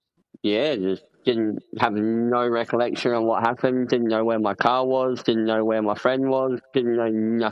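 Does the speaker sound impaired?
Yes: cleft palate; congenital.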